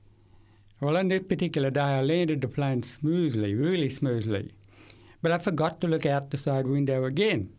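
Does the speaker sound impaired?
Yes: severe to profound hearing loss, acquired, from meningitis at age 8.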